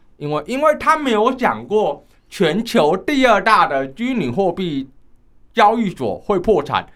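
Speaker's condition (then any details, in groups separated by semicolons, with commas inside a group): Hearing impairment, high-frequency hearing loss, mild; uses hand signals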